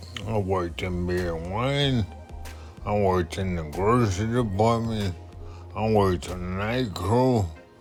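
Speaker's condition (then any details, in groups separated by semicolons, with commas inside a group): Multiple sclerosis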